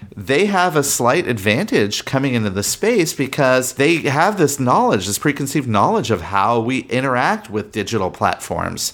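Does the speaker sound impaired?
No.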